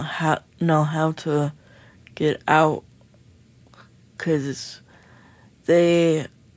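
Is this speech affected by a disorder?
Yes: cerebral palsy; uses motorized wheelchair, needs lift to get out of bed, round-the-clock caregivers, daily medication; in motorized wheelchair in studio.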